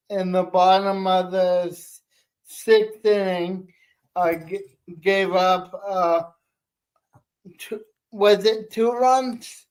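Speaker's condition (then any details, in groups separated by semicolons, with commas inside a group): Cerebral palsy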